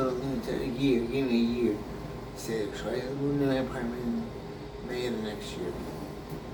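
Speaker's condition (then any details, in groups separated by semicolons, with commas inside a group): Brain injury; memory greatly affected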